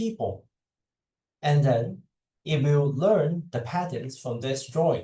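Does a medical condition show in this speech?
No.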